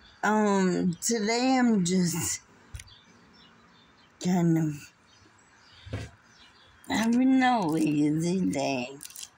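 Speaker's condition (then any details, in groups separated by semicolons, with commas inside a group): Muscular dystrophy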